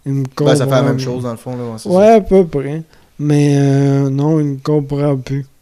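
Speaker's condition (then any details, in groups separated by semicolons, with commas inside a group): Amyotrophic lateral sclerosis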